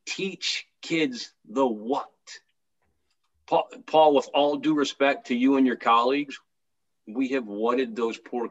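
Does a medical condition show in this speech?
Yes: stuttering (dysphemia); long kept secret, Toastmasters training twice, first in college; long uncontrollable stops and stutters; here repeated sounds, prolonged sounds.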